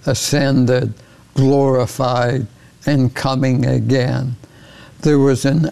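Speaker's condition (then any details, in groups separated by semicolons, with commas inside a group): ALS; progressive neurodegenerative disease causing loss of muscle control, initial prognosis 2 to 5 years; diagnosed over 10 years ago, beyond 11 years now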